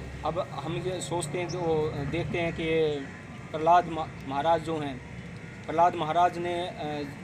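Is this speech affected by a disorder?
No.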